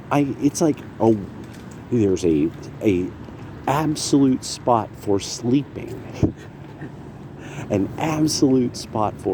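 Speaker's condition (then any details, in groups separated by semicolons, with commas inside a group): No condition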